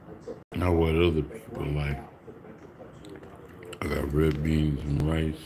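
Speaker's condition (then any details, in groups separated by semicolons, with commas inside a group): Slurred speech; still slurs words occasionally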